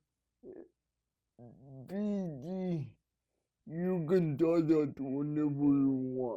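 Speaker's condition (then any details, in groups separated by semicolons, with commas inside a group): Cerebral palsy; needs help at night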